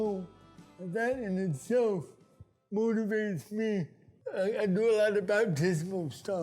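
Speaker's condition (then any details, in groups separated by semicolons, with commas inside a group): Cerebral palsy; present since birth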